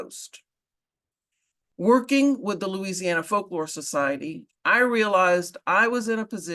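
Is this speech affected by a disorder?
No.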